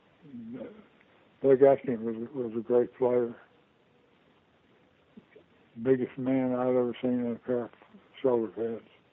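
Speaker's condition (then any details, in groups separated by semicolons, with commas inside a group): Parkinson's disease; diagnosed about two years ago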